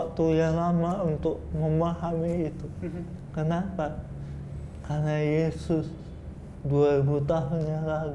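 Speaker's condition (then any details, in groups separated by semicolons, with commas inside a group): Cerebral palsy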